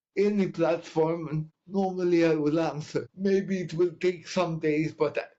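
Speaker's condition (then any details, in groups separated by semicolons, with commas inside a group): Cerebral palsy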